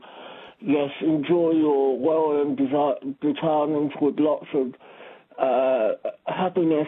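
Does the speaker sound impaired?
Yes: speech impediment; disability; sometimes fumbles answers.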